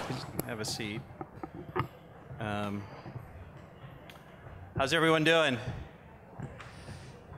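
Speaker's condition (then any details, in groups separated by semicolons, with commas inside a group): No condition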